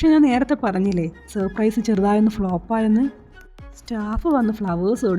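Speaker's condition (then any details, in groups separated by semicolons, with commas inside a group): No condition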